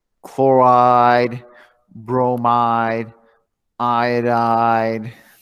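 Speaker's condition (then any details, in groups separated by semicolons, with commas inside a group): No condition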